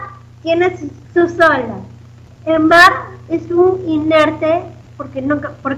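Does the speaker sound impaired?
Yes: Down syndrome; recites own poems, answers interview questions in full sentences; self-described good language.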